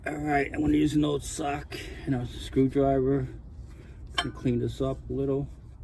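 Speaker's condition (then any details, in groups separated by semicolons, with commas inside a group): No condition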